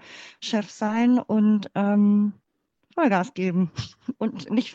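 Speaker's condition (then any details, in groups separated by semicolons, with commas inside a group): Cleft palate; congenital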